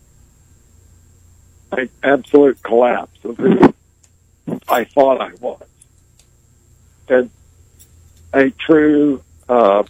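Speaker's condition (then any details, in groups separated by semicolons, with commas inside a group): ALS; Lou Gehrig's disease, diagnosed nearly 20 years ago; breathes through a ventilator; able to speak, clearly communicates, takes more time to communicate due to ventilator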